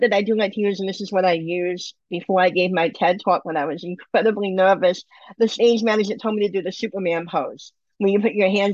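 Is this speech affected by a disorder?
Yes: bilateral cleft lip and palate; congenital.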